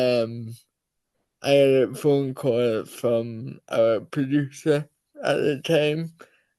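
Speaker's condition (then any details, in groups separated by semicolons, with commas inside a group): Cerebral palsy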